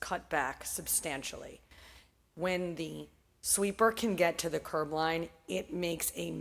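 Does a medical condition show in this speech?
No.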